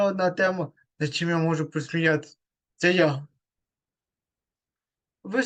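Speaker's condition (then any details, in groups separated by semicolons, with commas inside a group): Cerebral palsy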